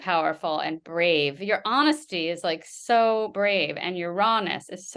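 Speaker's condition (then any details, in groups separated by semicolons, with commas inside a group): No condition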